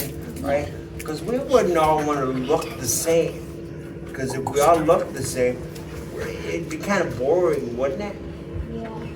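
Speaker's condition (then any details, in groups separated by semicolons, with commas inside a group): Cerebral palsy; needs substantial care assistance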